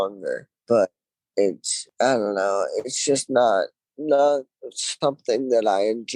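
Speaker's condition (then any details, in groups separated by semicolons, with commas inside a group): Traumatic brain injury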